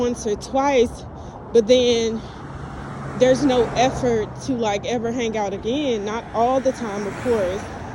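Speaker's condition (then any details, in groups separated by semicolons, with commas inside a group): No condition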